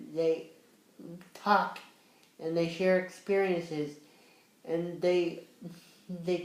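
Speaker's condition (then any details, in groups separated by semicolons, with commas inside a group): Cerebral palsy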